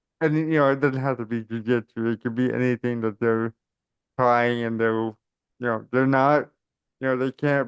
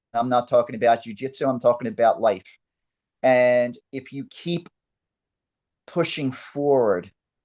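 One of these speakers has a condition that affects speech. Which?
The first: cerebral palsy; caused by stroke at birth.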